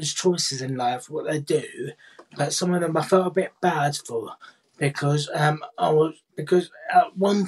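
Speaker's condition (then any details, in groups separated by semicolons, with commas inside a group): Cerebral palsy, profound hearing loss; speaks clearly despite deafness, BSL first language, primary school speech and language therapy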